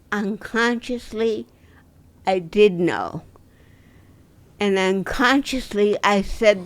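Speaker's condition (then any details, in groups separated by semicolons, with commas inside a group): Cerebral palsy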